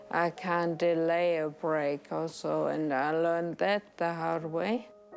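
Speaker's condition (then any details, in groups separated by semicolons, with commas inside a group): Traumatic brain injury, severe; speech affected, speaking again despite expectations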